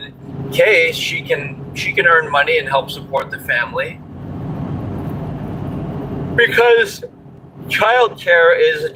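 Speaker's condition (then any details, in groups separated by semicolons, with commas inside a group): No condition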